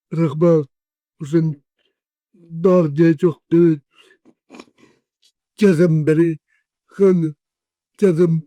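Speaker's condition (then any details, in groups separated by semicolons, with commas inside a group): Cerebral palsy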